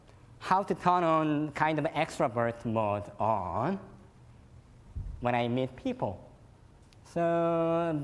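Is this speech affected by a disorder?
Yes: cleft lip and palate; could not suck breast milk as newborn.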